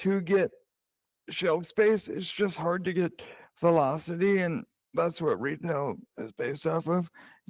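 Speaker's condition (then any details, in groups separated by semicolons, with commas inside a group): Cerebral palsy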